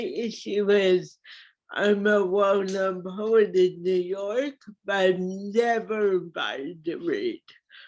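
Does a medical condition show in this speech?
Yes: cerebral palsy.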